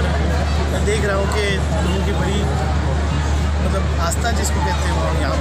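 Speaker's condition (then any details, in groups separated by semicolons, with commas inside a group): No condition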